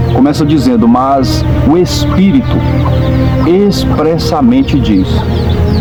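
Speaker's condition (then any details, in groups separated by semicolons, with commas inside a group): No condition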